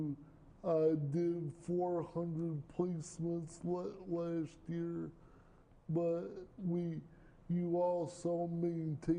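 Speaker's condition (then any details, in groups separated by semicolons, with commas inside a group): Cerebral palsy; present from birth; speech impairment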